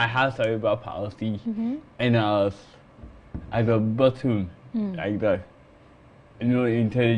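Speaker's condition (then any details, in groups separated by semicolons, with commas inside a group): Cerebral palsy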